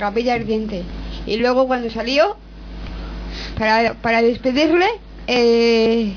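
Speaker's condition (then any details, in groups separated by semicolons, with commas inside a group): Down syndrome; reads news item aloud on live radio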